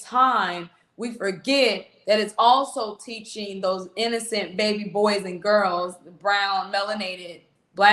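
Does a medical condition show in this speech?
No.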